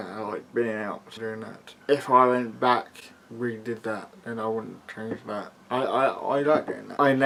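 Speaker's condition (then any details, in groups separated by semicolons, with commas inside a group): Cerebral palsy; mild, affects muscles and speech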